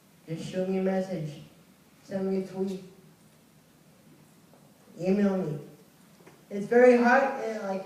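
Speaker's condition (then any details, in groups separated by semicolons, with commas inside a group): Cerebral palsy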